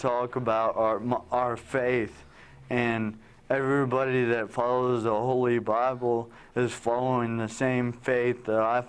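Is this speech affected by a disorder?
Yes: traumatic brain injury; caused by car accident; now walking and talking.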